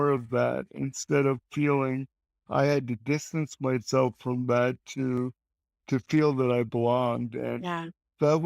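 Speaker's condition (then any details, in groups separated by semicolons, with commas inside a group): Cerebral palsy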